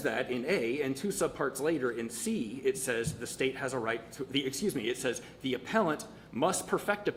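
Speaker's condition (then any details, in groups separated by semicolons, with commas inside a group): No condition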